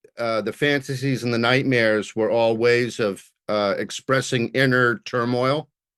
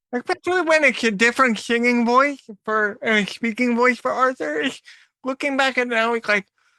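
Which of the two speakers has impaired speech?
The second: cerebral palsy; physical disability; voice sometimes sounds childlike.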